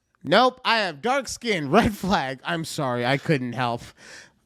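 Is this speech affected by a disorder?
No.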